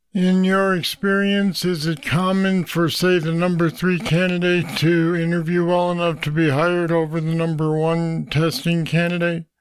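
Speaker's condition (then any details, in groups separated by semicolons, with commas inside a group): Parkinson's disease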